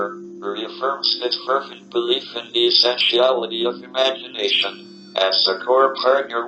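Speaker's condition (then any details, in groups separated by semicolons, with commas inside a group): ALS, speech-generating device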